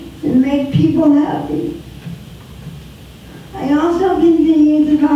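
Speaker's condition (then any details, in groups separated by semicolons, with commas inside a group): Spastic quadriplegic cerebral palsy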